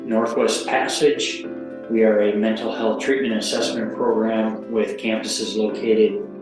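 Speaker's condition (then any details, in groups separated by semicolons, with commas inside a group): No condition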